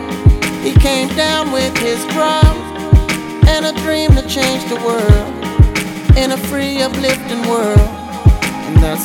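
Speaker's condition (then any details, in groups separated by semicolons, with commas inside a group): No condition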